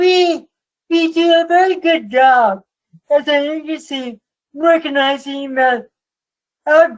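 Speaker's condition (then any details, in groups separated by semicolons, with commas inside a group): Cerebral palsy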